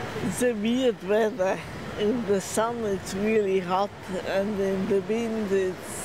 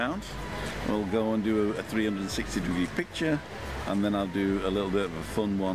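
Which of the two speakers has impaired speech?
The first: multiple sclerosis.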